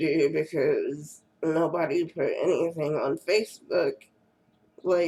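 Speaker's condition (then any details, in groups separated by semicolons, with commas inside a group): Cerebral palsy; first word not said quite right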